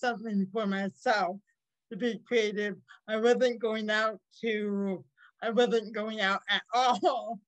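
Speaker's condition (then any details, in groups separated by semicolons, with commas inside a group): Cerebral palsy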